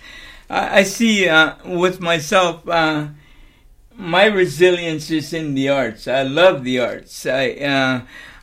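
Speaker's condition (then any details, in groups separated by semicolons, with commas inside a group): Cerebral palsy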